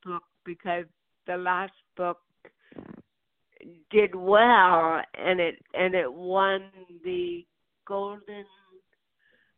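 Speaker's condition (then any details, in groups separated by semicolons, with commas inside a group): Cerebral palsy; birth onset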